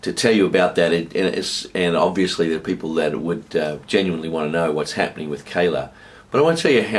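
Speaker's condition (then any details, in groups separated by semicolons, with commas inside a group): No condition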